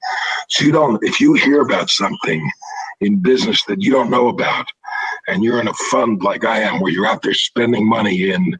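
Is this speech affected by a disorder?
Yes: throat cancer, vocal cords removed; cancer free 13 years, partial voice box created by Steve Zeitels in Boston.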